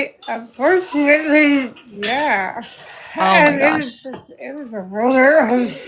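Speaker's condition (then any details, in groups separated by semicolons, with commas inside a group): Spinal muscular atrophy type 2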